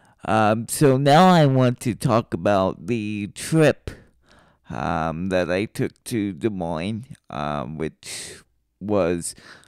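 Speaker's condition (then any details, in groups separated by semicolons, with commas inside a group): Cerebral palsy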